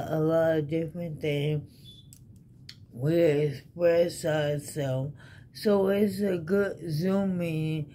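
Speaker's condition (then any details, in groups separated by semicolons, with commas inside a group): ALS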